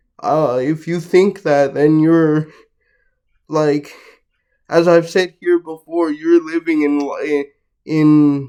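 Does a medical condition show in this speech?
Yes: cerebral palsy, mixed, mild.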